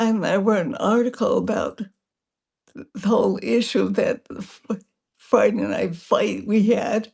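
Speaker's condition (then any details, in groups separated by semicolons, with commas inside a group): Multiple sclerosis; progressive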